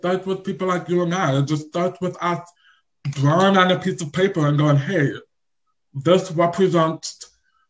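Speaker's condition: Deaf or hard of hearing; invisible deafness, on deaf spectrum, does not hear everything, family not fluent in signing

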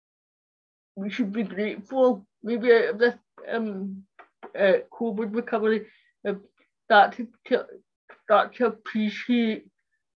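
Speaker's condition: Cerebral palsy; speech impairment

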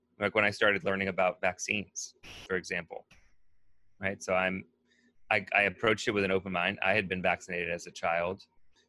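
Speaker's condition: No condition

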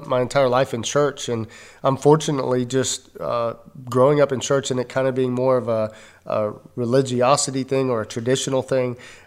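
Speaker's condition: No condition

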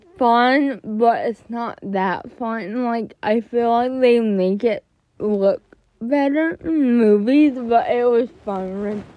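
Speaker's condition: Cerebral palsy; more jerking in class

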